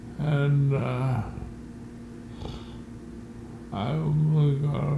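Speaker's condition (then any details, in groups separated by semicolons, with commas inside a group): Multiple sclerosis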